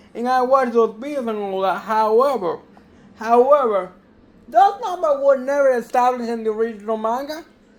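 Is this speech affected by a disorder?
Yes: cerebral palsy.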